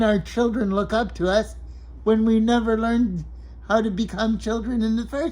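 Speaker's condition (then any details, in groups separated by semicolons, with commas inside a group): Cerebral palsy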